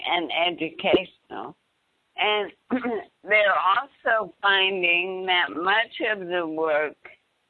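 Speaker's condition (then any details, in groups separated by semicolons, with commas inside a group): ALS, bulbar palsy; bulbar onset, throat, tongue, cheeks, then upper arms, diagnosed after 18 months, Deanna protocol slowing progression; voice affected, husband Larry fills in details; faltering voice as first symptom, throat problems first treated as H. Pylori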